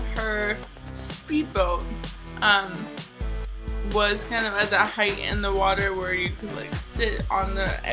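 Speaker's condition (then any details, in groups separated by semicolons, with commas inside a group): Cerebral palsy, mild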